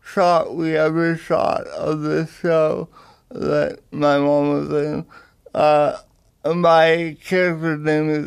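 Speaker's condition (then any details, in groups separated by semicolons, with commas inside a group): Cerebral palsy; power wheelchair user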